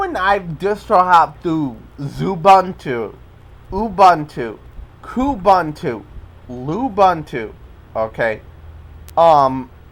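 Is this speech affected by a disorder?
Yes: cerebral palsy.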